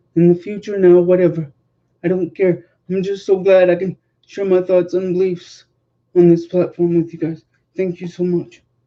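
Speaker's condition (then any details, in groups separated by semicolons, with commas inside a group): Cerebral palsy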